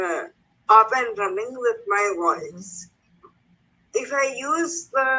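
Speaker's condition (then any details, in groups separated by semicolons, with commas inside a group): Cerebral palsy; speech affected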